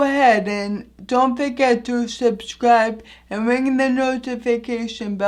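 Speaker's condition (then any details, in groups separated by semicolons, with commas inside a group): Anoxic brain injury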